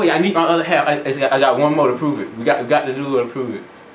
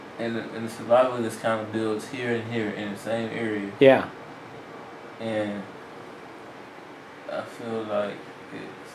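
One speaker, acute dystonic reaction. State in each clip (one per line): After IV diphenhydramine
Before IV diphenhydramine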